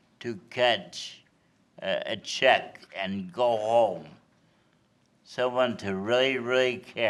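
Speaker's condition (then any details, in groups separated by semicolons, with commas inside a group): Cerebral palsy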